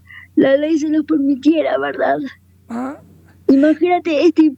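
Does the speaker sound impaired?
Yes: cerebral palsy, quadriparesis.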